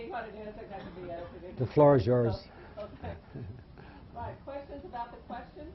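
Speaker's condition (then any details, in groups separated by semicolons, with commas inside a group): No condition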